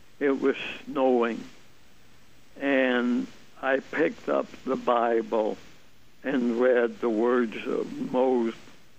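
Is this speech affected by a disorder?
Yes: ALS; ALS diagnosed 2001, limb onset, muscle twitches and hand weakness at onset.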